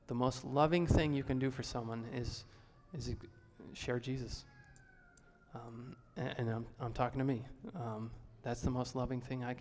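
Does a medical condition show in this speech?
No.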